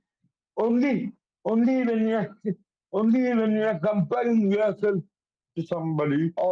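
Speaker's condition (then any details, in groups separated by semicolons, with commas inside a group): Cerebral palsy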